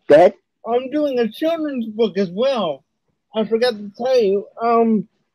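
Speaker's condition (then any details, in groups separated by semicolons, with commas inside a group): Cerebral palsy; uses wheelchair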